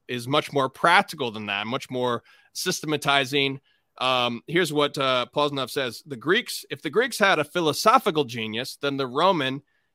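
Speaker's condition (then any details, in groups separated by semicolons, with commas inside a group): No condition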